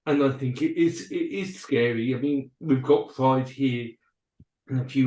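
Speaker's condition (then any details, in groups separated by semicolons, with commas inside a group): Cerebral palsy and dyspraxia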